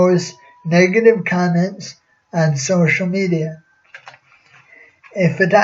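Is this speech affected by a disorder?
Yes: cerebral palsy.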